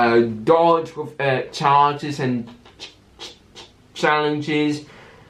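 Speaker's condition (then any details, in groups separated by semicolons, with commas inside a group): Cerebral palsy with stammer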